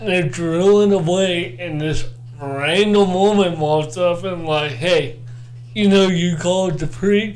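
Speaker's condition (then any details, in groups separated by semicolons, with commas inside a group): Cerebral palsy; born not breathing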